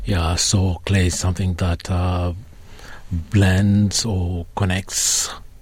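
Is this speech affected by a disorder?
No.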